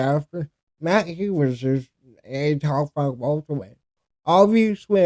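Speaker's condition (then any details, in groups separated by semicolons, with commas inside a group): Cerebral palsy; present from birth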